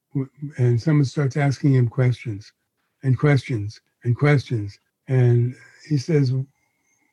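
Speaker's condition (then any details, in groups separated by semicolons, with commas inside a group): Parkinson's disease; onset around 81st birthday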